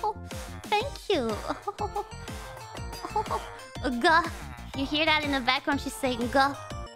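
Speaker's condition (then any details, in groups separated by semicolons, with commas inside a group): No condition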